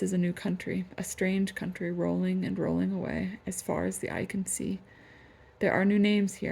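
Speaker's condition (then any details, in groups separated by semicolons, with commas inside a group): No condition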